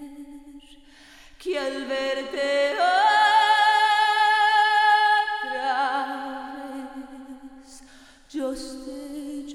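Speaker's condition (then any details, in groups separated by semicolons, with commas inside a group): No condition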